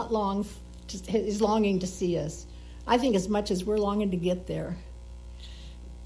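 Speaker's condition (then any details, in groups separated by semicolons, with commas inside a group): No condition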